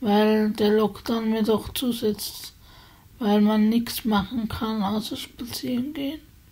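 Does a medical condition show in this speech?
Yes: spasticity from birth; multiple sclerosis.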